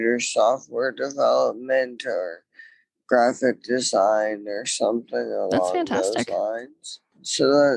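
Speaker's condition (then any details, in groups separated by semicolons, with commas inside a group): Traumatic brain injury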